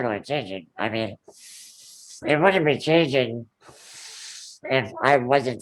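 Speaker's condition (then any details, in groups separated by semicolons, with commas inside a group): Ullrich congenital muscular dystrophy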